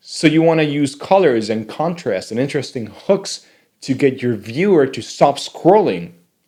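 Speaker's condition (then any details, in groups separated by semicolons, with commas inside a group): No condition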